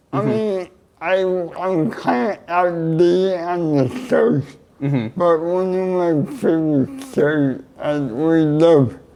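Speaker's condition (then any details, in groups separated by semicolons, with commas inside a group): Cerebral palsy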